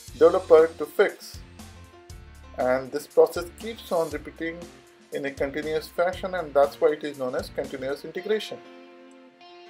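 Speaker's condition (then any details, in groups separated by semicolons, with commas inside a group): No condition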